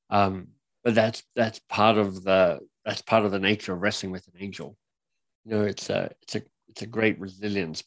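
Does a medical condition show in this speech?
Yes: cleft lip and palate; speech impediment.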